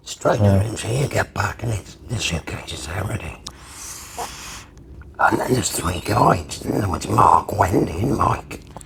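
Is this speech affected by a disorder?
Yes: laryngectomy; permanent tracheostomy.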